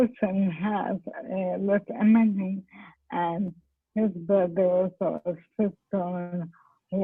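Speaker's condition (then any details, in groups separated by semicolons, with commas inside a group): ALS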